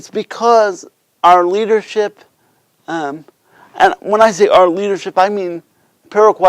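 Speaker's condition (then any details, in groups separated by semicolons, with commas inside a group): Cerebral palsy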